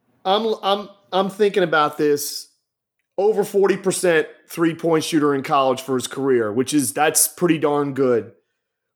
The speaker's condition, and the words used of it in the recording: None; typical speech.